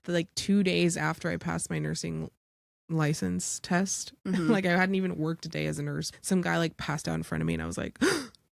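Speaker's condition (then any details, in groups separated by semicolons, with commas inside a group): No condition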